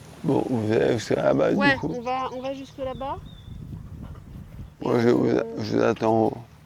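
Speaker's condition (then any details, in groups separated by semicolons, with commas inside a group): Charcot disease (ALS); progressing over months, wheelchair with joystick, barely transfers; voice worsening, articulation problems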